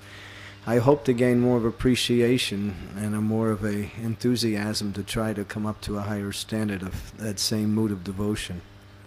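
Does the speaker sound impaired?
No.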